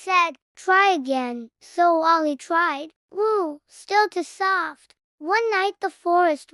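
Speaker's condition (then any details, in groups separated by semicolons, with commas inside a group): No condition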